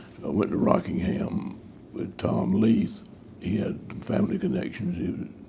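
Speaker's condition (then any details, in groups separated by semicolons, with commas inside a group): Parkinson's disease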